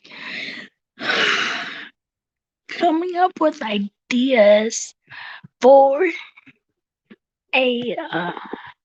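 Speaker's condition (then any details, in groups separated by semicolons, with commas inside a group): Cerebral palsy; visible disability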